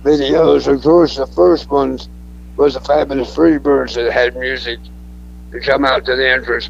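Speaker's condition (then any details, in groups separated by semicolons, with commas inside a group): Throat cancer; cancer survivor, alive and well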